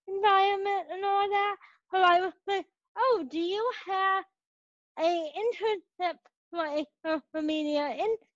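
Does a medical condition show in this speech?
Yes: cerebral palsy; present from birth; age 21.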